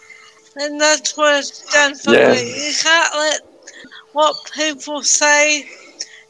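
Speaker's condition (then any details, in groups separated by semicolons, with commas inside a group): Cerebral palsy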